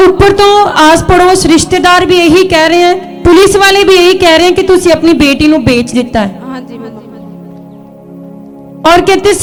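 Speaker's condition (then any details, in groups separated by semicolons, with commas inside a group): No condition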